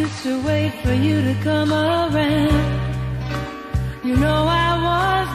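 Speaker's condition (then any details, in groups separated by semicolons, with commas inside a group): No condition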